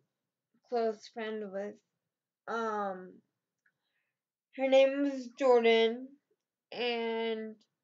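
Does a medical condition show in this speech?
Yes: cerebral palsy.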